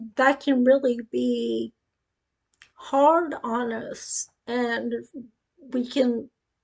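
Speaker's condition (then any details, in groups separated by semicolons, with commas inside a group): Acquired cerebellar ataxia; acquired cerebellar ataxia, after brain tumor; onset age 18, progressing; speech affected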